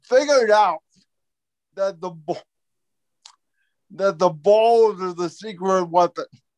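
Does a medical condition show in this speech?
Yes: cerebral palsy; quadriplegic, wheelchair user, can chew and eat solid food; age 32.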